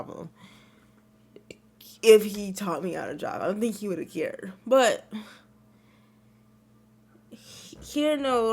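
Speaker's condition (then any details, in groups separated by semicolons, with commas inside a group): Cerebral palsy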